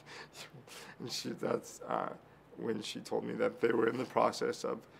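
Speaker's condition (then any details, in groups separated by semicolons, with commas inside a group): Cerebral palsy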